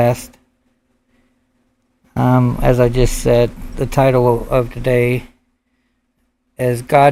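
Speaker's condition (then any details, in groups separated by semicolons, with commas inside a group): No condition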